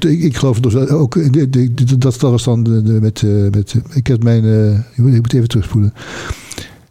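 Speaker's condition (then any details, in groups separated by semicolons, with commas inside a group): Parkinson's disease; progressive, slowly worsening, one foot wobbly and less stable, odd gait; lip tremor that can start suddenly, jaw spasm mostly when falling asleep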